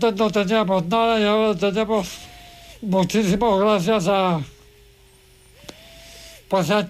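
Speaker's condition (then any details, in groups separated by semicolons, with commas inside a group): ALS; previously active and driving, life changed from one day to the next; cough assist device pushing and withdrawing pressurized air, clears secretions and phlegm, hoist for bed transfer; too weak to cough, voice described by host as impressive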